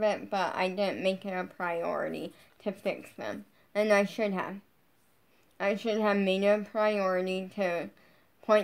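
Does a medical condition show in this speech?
Yes: brain injury.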